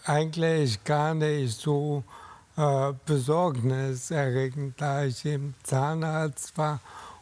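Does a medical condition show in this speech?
Yes: ALS; almost 10 years since diagnosis, companion Cassandra Menten, alternative therapies tried, cannot go out alone.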